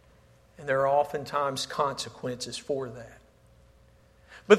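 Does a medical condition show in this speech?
No.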